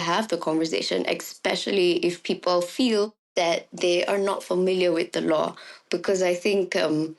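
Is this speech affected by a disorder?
No.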